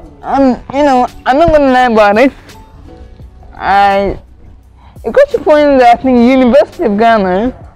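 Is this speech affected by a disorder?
Yes: cerebral palsy; at one point could not talk.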